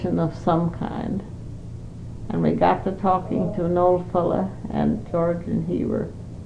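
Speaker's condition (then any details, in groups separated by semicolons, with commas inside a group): Parkinson's disease; Parkinson's for 5 years, not very able to do much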